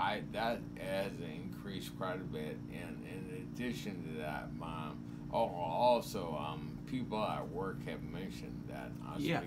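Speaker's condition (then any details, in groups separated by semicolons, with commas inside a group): Parkinson's disease; about seven years since symptoms, recent intranasal stem cell procedure; difficulty with speech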